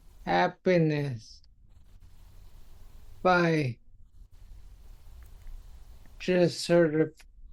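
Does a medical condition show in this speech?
Yes: multiple sclerosis.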